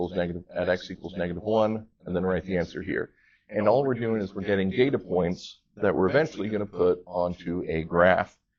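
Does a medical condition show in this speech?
No.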